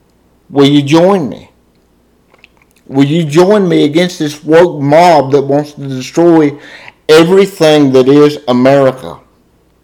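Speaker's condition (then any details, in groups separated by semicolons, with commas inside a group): Cerebral palsy, spastic diplegia; cannot walk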